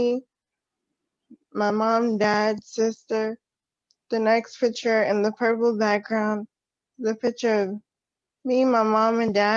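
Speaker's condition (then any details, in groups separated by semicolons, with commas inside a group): Cerebral palsy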